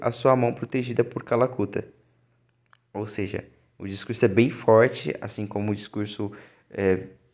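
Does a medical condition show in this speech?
No.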